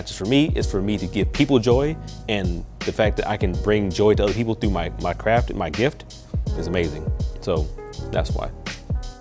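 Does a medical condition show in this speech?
No.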